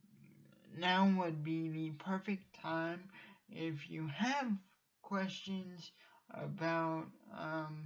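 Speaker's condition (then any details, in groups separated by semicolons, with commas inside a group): Cerebral palsy; from birth, uses wheelchair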